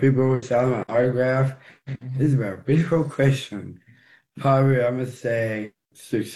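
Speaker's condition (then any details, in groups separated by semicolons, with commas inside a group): Down syndrome; 14-year-old boy, in NICU a few days after birth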